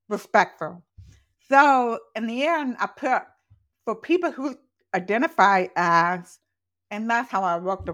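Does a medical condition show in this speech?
Yes: profoundly deaf, congenital; born profoundly deaf, hearing aid wearer, learned to speak orally, does not know sign language; accent from deafness, not British, described as accent from nowhere.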